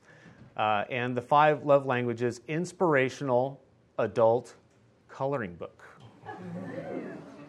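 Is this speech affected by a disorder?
No.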